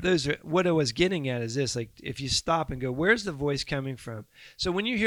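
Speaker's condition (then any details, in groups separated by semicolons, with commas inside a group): No condition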